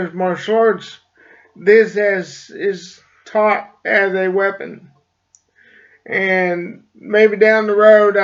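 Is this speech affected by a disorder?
Yes: cerebral palsy; slight speech impediment.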